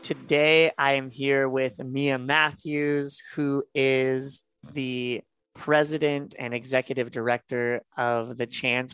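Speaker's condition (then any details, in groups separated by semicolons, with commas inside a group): Cleft palate and lip; congenital cleft lip and palate, seven surgeries before age 7, hip bone grafted into mouth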